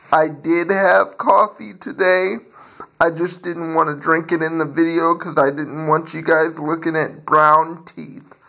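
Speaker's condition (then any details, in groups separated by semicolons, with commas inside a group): Cerebral palsy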